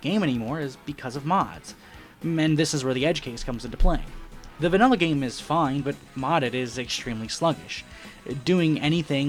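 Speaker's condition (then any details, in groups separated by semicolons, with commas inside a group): No condition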